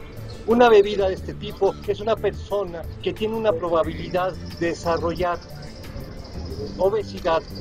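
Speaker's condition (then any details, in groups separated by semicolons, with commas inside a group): No condition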